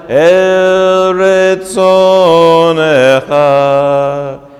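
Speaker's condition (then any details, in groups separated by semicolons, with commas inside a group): No condition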